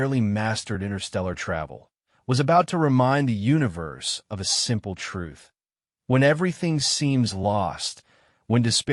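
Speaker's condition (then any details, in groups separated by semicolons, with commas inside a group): No condition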